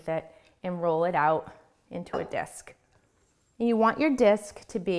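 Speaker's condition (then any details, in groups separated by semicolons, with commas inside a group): No condition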